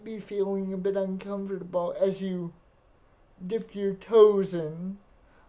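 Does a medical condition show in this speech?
Yes: cerebral palsy; wheelchair user.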